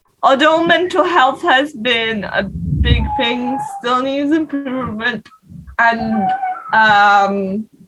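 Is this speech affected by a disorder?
Yes: cerebral palsy.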